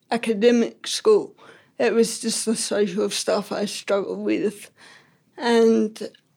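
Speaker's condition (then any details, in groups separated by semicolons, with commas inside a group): Ataxic cerebral palsy; f33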